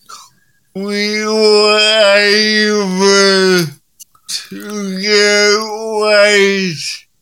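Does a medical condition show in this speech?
Yes: cerebral palsy; present from birth, linked to preeclampsia at birth.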